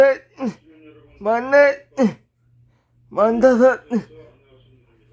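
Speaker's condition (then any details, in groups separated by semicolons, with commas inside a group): Brain lesion disability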